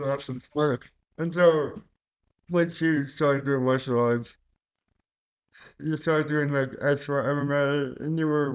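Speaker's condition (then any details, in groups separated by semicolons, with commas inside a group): Cerebral palsy; caused by stroke at birth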